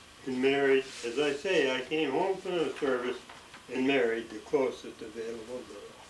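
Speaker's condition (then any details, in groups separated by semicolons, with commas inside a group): ALS; expects swallowing and breathing trouble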